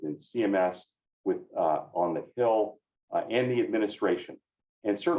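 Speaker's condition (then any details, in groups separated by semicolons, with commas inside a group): No condition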